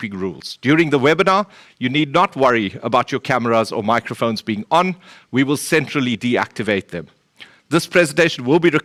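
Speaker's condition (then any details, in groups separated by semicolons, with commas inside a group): No condition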